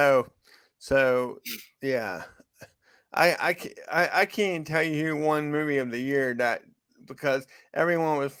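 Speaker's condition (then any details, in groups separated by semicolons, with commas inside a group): Cerebral palsy; from birth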